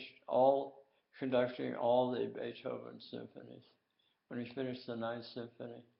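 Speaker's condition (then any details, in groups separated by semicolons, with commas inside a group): Tongue cancer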